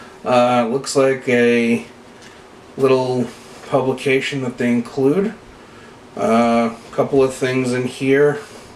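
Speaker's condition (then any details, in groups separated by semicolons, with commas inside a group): No condition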